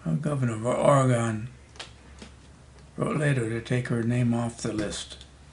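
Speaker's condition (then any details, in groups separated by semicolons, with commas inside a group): Parkinson's disease; mild cognitive impairment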